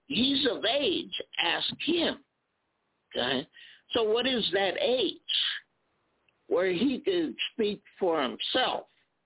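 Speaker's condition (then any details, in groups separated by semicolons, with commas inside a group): Spasmodic dysphonia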